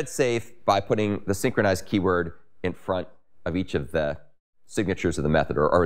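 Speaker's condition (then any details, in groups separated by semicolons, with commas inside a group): No condition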